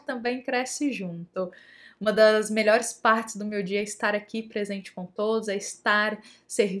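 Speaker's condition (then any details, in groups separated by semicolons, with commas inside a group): No condition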